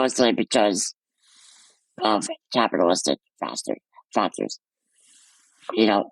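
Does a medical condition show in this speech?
Yes: muscular dystrophy.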